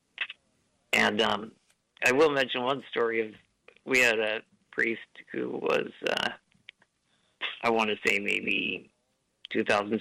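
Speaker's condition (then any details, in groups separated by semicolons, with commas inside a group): Duchenne muscular dystrophy; uses ventilator to breathe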